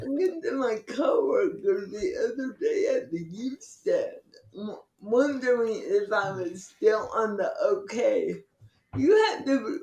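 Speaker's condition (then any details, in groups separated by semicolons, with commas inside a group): Cerebral palsy; from birth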